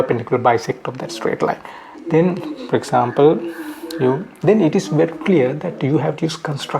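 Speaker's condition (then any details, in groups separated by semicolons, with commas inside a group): No condition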